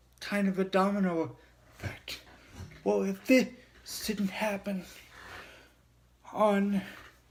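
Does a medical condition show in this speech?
Yes: cerebral palsy.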